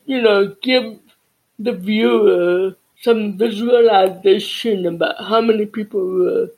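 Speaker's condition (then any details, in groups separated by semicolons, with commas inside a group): Deafness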